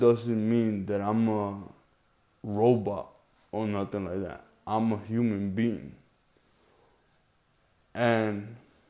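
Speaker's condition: Cerebral palsy; present from birth

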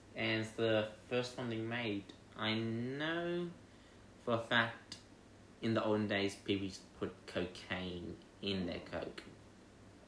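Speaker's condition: Stutter; stutters while speaking on recording; blocks

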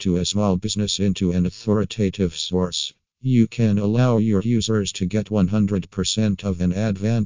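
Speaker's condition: No condition

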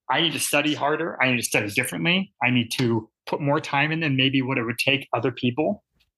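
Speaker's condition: No condition

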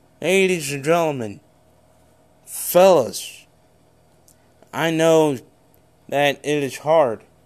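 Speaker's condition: Cerebral palsy; no known medical cause

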